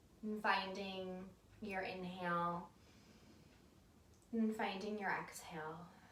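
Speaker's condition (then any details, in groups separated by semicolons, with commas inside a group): No condition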